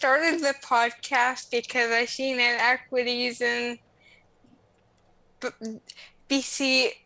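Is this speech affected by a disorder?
Yes: cerebral palsy; congenital spastic cerebral palsy, slowed brain-to-muscle signalling, uses walker and afos (ankle-foot orthoses) for walking; Crested Valley Therapeutic Riding Program, rides for therapy.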